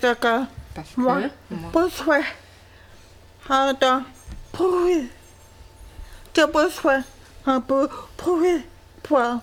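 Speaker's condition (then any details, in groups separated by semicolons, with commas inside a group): Deafness, uses hearing aid; profound deafness, wears simple hearing aid, declined cochlear implant; hears a little noise, understands a little with hearing aid; can speak, short fragmented phrases, guest Elodie Mercœur relays meaning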